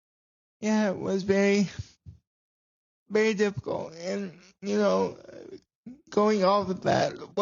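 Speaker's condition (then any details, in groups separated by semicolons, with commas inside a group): Cerebral palsy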